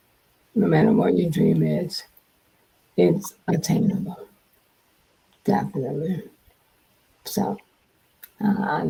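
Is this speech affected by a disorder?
Yes: multiple sclerosis.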